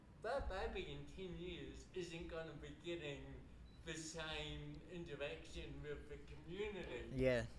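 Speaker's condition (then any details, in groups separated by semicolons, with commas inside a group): Cerebral palsy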